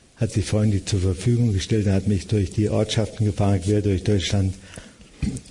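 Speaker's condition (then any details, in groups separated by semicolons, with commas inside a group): Parkinson's disease; reduced mobility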